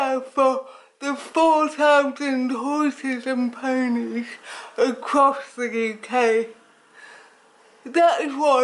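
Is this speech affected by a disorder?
Yes: cerebral palsy; affects speech.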